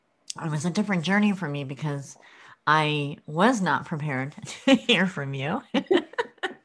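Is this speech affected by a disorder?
Yes: cleft lip and palate.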